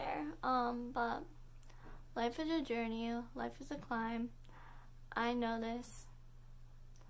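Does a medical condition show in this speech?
Yes: cerebral palsy.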